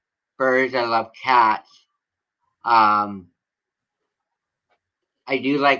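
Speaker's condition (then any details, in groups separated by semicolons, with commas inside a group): Cerebral palsy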